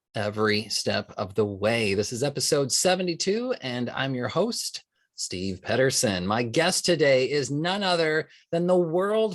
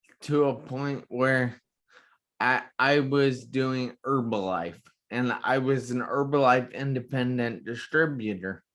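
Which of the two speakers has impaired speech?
The second: traumatic brain injury; car accident at 17, tracheotomy, ventilator; about 20 years since injury, still recovering, initial coma; labored, a little slow, initially could not talk, talked over trach.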